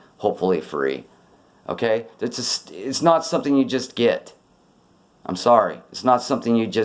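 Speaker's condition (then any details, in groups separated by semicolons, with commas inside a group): No condition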